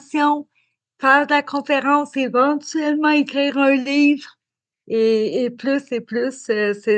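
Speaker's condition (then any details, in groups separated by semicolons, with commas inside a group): Cerebral palsy; learning to speak was challenging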